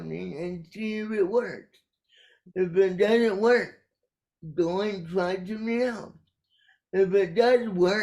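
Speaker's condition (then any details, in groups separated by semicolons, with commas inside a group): Cerebral palsy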